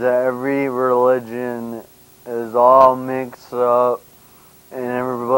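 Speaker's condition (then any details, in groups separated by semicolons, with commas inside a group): Brain injury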